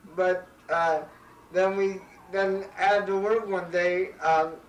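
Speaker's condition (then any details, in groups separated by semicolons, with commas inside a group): Cerebral palsy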